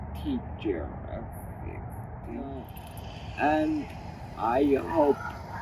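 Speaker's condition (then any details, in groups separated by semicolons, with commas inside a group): Cerebral palsy; uses service dog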